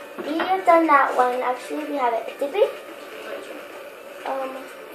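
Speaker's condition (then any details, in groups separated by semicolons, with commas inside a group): No condition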